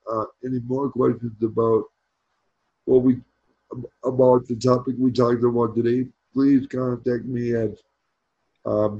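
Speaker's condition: Cerebral palsy; born unconscious with cord around neck

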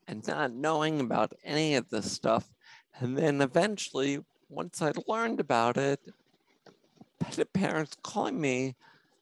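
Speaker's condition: Spinocerebellar ataxia; symptoms for over 40 years, no definitive treatment, self-experimenting on own symptoms

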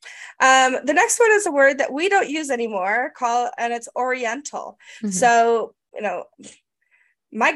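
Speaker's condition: No condition

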